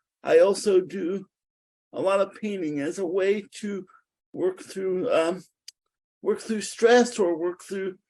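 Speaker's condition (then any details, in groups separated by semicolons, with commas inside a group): Cerebral palsy; spastic type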